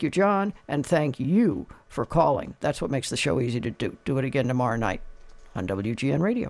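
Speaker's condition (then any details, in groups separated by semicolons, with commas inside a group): No condition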